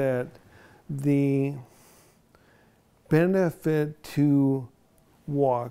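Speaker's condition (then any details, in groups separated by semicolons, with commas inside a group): ALS; onset in one foot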